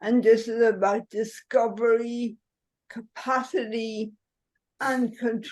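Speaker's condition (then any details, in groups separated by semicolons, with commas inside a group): Cerebral palsy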